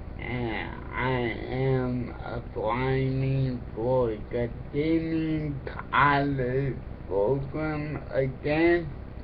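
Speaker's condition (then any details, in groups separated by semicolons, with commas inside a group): Cerebral palsy; affects speech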